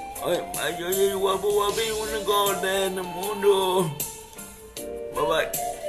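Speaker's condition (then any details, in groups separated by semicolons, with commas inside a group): Cerebral palsy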